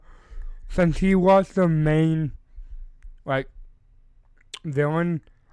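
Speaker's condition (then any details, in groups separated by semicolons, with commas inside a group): Cerebral palsy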